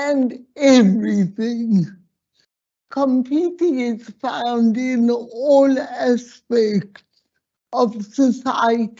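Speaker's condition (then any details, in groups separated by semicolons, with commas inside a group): Slurred speech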